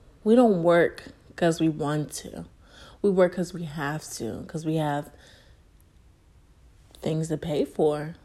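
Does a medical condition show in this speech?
No.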